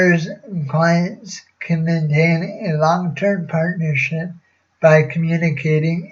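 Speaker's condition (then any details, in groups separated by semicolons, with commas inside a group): Cerebral palsy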